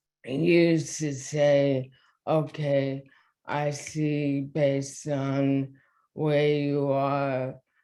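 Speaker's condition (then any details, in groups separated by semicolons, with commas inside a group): ALS; diagnosed within past year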